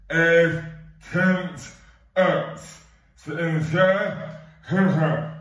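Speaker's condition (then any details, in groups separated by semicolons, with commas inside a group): Dystonia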